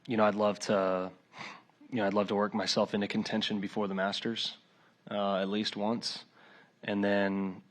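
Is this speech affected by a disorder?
No.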